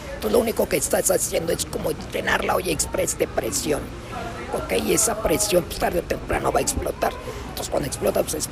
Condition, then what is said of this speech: Laryngectomy. Esa voz sexy que ustedes le escuchan, ya se preguntarán por qué.